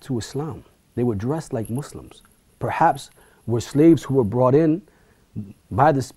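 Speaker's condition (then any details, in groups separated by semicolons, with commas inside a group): No condition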